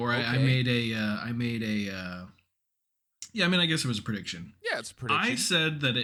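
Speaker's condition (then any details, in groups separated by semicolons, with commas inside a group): No condition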